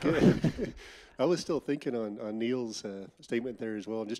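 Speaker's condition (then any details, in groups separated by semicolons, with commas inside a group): No condition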